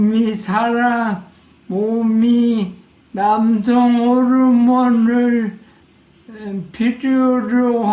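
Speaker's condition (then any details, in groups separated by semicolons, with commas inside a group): Parkinson's disease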